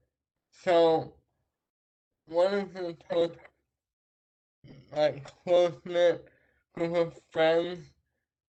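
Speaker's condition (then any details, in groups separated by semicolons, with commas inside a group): Traumatic brain injury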